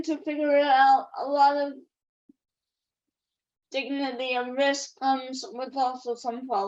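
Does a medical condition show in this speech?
Yes: cerebral palsy.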